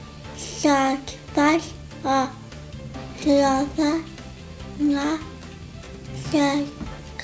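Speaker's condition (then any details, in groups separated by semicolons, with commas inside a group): Cerebral palsy; cannot walk independently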